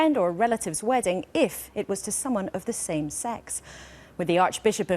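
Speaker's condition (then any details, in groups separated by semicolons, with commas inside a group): No condition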